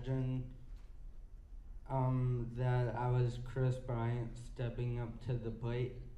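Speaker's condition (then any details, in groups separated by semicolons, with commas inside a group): Cerebral palsy; physical therapy since infancy, doubled sessions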